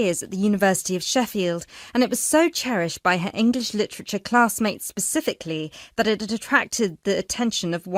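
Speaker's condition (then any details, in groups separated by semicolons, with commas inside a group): No condition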